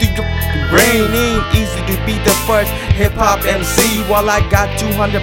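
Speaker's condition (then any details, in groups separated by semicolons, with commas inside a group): No condition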